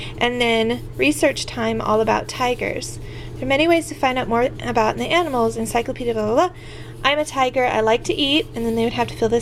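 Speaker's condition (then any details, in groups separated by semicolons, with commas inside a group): No condition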